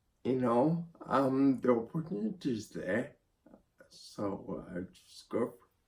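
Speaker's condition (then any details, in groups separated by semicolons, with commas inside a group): Spinocerebellar ataxia (sca7); needs help typing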